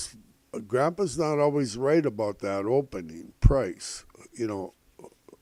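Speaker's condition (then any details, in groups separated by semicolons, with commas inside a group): No condition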